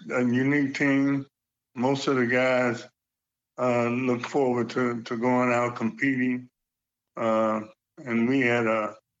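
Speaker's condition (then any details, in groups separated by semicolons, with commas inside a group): Parkinson's; age 70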